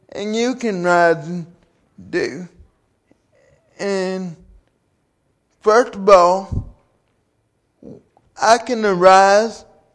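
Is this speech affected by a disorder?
Yes: cerebral palsy; from birth.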